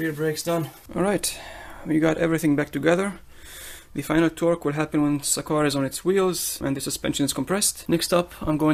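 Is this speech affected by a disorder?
No.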